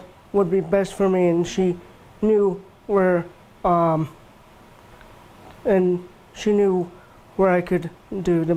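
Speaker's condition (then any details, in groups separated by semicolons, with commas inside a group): Cerebral palsy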